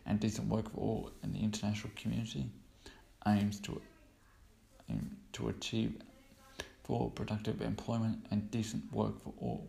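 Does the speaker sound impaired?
Yes: cerebral palsy; cerebral palsy since birth.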